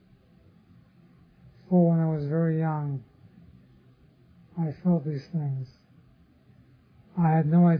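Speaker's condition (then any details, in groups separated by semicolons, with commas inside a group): Parkinson's disease; others offer remedies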